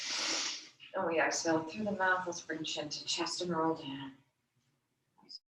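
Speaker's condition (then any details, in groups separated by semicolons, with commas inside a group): No condition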